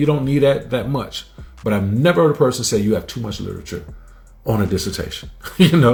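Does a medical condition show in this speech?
No.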